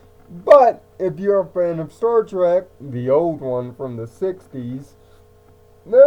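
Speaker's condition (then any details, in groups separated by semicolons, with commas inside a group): Cerebral palsy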